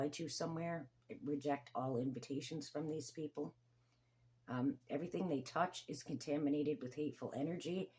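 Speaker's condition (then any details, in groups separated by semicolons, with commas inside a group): No condition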